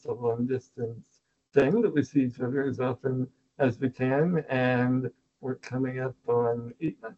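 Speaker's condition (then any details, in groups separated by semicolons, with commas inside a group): Spinal muscular atrophy, type 2; outlived type 1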